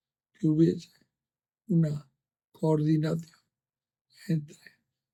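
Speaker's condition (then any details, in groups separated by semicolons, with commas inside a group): Amyotrophic lateral sclerosis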